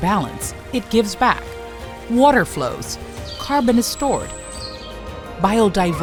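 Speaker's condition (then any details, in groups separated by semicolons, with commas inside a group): No condition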